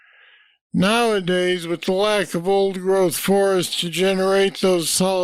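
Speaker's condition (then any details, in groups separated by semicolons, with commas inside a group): Parkinson's disease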